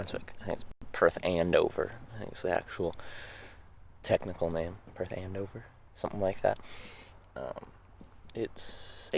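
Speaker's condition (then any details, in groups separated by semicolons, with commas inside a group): No condition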